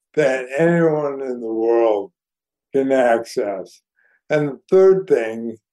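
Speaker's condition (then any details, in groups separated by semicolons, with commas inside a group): ALS; declining health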